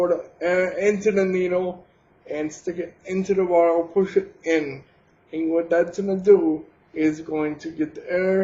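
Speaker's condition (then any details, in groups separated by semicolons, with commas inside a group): Cerebral palsy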